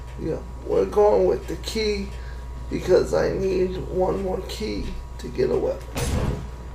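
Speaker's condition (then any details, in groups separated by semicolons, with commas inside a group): Cerebral palsy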